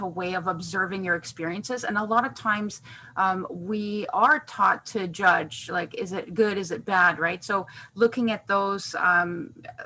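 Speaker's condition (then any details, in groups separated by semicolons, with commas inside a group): No condition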